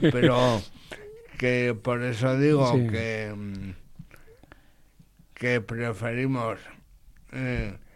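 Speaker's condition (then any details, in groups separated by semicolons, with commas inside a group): Condition akin to cerebral palsy, acquired after age three; lasting sequelae from an event or accident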